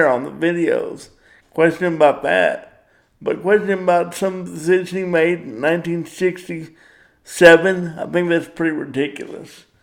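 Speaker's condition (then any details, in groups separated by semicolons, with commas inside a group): Cerebral palsy; power wheelchair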